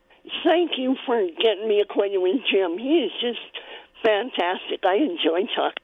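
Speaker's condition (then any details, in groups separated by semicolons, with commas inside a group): Cleft palate; congenital cleft palate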